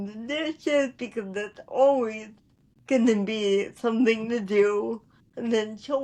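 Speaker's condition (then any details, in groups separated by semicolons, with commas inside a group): Cerebral palsy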